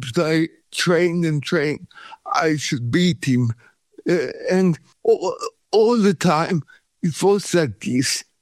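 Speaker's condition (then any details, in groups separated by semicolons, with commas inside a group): Cerebral palsy; from birth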